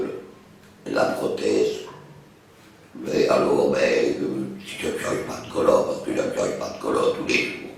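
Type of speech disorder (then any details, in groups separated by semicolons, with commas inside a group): Speech with a voice prosthesis; total laryngectomy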